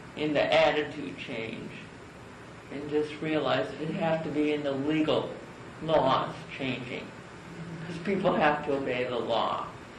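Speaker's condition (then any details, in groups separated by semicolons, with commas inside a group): Cerebral palsy; from birth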